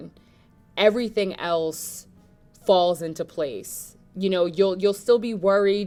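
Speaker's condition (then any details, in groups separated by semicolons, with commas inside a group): No condition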